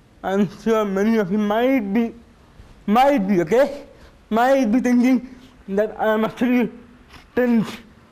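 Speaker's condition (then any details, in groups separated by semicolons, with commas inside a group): Cerebral palsy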